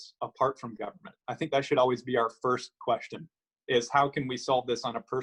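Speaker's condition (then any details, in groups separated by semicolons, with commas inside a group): No condition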